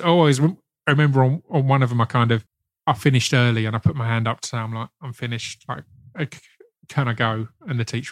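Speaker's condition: Stutter; worse and prohibitive in places around GCSE mock exam age; dad tried speech therapist, parents disliked it; then hypnotist for relaxation, less stammering and worry; repeated sounds, blocks

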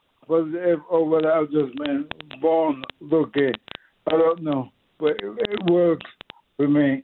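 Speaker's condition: Motor neuron disease; diagnosed 2017

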